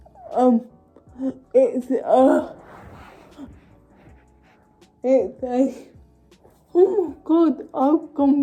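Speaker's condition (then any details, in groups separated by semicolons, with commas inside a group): Cerebral palsy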